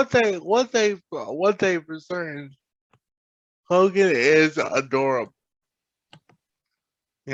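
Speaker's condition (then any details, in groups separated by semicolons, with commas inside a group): Cerebral palsy; present from birth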